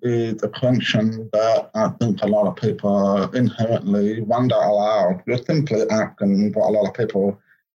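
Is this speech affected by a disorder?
Yes: profound deafness; congenital profound deafness, born deaf.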